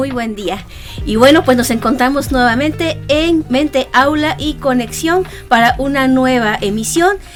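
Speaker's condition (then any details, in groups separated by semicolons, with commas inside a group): No condition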